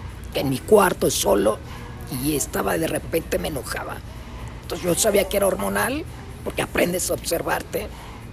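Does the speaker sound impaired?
Yes: laryngectomy after throat cancer, esophageal speech; throat or thyroid cancer invading throat at age 26, surgically removed with thyroid, about 16 years since; had to relearn to speak with voz serismofónica after surgery.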